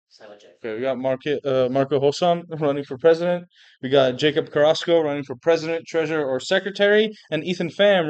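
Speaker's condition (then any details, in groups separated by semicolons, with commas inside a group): No condition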